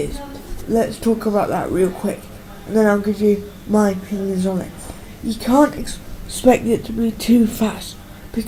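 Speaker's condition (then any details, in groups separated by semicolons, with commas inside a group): Cerebral palsy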